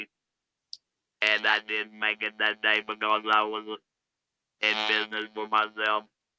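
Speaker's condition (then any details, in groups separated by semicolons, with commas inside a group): Laryngectomy; electrolarynx speech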